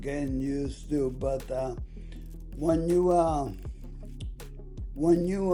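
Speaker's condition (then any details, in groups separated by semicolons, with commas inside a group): ALS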